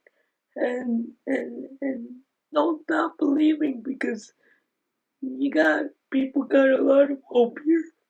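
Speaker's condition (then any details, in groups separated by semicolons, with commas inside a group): Aicardi-goutieres syndrome; early symptoms resembled cerebral palsy; diagnosed at age 10, about 15 years since diagnosis; able to speak, unusual for condition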